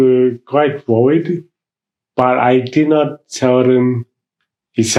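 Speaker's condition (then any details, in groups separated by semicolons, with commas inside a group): Mild cerebral palsy; right side affected, from birth, birth complications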